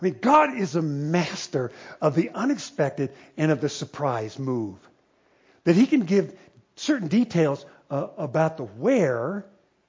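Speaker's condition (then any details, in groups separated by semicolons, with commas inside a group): No condition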